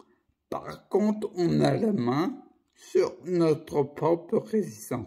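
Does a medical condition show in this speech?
Yes: primary progressive multiple sclerosis.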